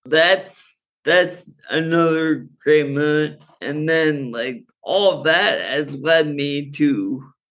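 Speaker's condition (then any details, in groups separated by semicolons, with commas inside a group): Friedreich's ataxia; genetic neuromuscular condition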